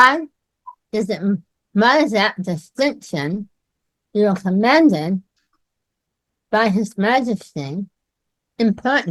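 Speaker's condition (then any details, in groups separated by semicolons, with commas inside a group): Myasthenia gravis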